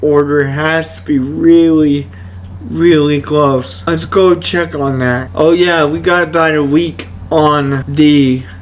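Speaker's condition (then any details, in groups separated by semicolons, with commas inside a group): Cerebral palsy; only one hand usable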